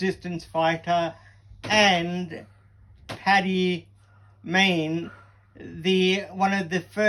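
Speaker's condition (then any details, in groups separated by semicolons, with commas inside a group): Cerebral palsy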